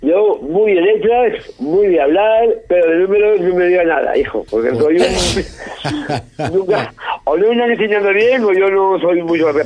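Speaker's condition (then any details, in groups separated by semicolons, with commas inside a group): Down syndrome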